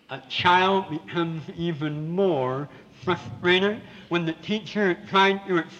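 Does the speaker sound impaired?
Yes: severe cleft palate with lisp; still speaks with a lisp, hard to understand, could not speak clearly for first 17 years.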